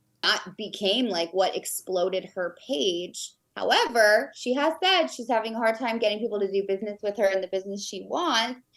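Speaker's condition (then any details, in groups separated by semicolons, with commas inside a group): No condition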